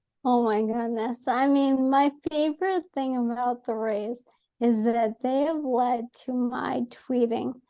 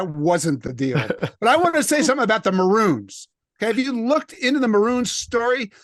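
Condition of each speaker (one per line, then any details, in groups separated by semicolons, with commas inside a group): ALS; atypical case; diagnosed about seven months ago, on approved medication
No condition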